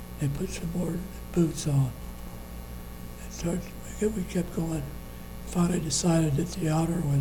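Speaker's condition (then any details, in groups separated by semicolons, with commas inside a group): Parkinson's disease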